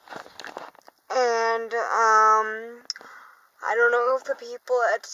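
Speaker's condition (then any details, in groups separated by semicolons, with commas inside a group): Cerebral palsy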